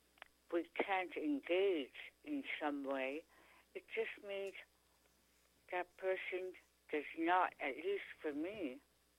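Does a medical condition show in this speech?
Yes: tongue cancer; stage 4 tongue cancer, chronic sore throat, 3/4 tongue removed by dr. Oxford, second surgery; speaking and eating again after surgery; after surgery could not speak or swallow, feeding tube, now speaks pretty clearly.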